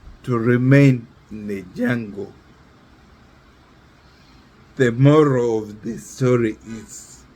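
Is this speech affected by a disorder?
Yes: neurological disease.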